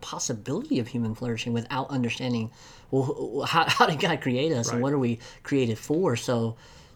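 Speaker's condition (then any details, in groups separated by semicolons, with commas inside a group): Cleft lip and palate; congenital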